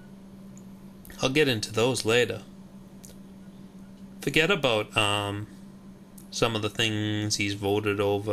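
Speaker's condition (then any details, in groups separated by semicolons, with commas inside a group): No condition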